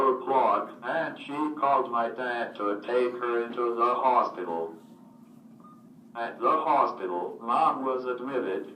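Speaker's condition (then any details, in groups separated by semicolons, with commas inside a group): Cerebral palsy, athetoid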